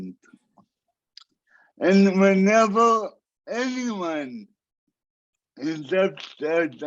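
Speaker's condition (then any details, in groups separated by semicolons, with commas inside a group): Cerebral palsy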